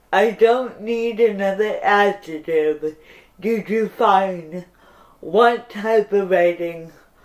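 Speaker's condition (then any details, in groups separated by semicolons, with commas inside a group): Cerebral palsy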